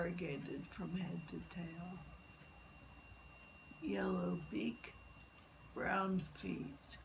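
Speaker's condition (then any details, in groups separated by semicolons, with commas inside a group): Multiple sclerosis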